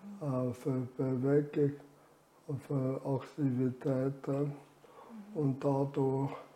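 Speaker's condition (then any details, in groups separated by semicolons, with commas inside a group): ALS; about nine years since diagnosis, lung volume declining with disease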